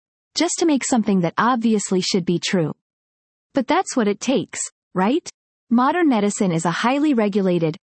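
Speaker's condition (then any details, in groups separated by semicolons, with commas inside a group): No condition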